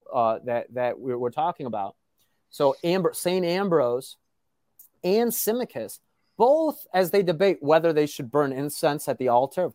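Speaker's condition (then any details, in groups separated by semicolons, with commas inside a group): No condition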